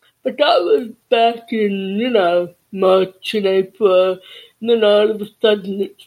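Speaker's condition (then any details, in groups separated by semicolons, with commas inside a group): Deafness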